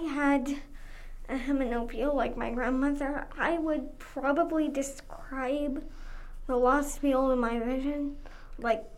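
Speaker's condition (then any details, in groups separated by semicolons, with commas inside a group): Cerebral palsy; Botox then SDR by Dr. Parks for spasms, physio intensive with Beck at 4, poor fine motor; legs affected, cannot walk without support, mainly uses walker, wheelchair use reduced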